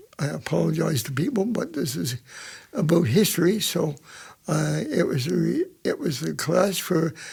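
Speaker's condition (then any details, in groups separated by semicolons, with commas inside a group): Cerebral palsy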